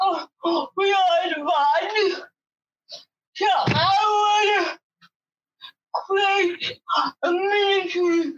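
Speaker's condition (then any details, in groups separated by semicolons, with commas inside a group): Cerebral palsy; wheelchair for mobility, speech impairment, job provides same interpreter daily over Zoom; others may struggle to understand, interpreter revoices her words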